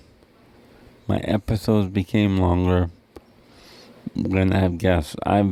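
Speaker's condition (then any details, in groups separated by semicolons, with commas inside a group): Cerebral palsy; wheelchair user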